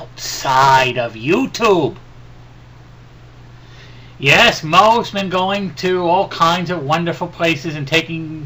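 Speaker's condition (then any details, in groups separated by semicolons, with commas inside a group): No condition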